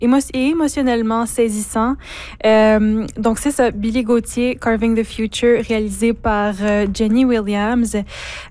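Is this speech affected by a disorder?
No.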